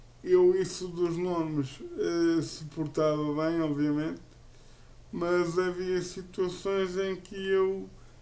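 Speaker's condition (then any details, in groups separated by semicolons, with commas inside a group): Cerebral palsy; uses a wheelchair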